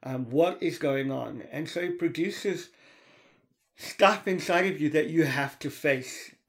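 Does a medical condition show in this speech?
Yes: cleft palate (Pierre Robin syndrome); congenital Pierre Robin syndrome, severe cleft palate, underdeveloped chin, nasal passages, ear, nose and throat affected, hearing problems; delayed speech development, audible speech impediment, listeners often ask for repetition.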